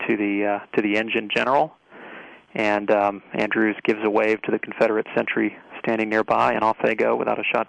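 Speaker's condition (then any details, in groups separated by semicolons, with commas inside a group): No condition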